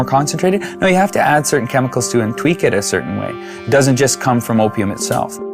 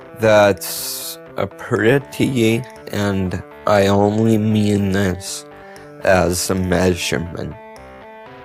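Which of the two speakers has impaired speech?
The second: multiple sclerosis; after smoking marijuana.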